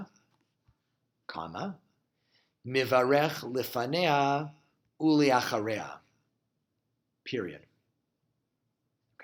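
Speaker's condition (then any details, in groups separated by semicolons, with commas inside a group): No condition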